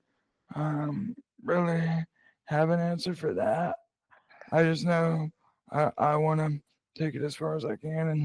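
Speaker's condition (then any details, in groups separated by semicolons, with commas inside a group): Cerebral palsy; present from birth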